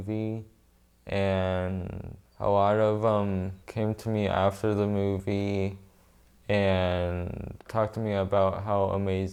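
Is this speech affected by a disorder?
Yes: brain injury; traumatic.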